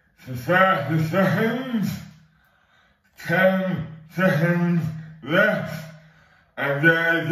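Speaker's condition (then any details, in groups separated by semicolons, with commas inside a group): Dystonia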